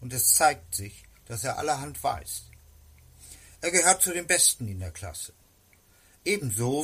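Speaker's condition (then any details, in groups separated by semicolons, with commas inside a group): No condition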